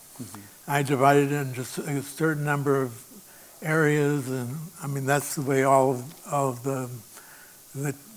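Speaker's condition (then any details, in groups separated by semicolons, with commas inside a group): Parkinson's disease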